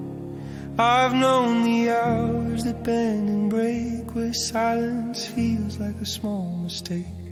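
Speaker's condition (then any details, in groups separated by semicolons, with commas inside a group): No condition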